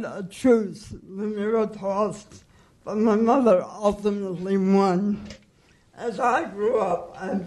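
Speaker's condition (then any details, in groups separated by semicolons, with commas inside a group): Cerebral palsy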